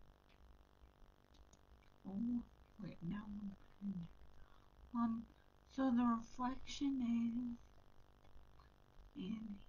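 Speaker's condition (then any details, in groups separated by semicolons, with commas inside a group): Brain injury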